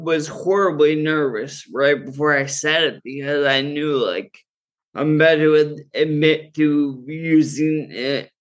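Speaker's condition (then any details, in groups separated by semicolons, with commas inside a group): Friedreich's ataxia; slowly worsening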